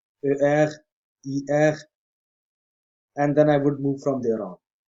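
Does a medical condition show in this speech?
No.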